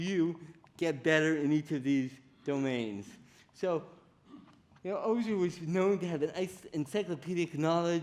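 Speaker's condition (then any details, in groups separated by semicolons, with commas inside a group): Cerebral palsy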